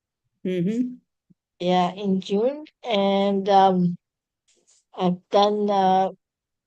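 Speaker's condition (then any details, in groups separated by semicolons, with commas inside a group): Cerebral palsy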